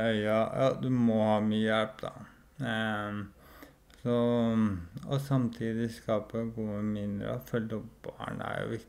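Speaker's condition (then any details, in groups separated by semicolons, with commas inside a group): ALS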